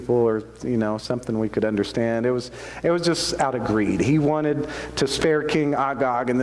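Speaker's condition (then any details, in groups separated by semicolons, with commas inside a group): No condition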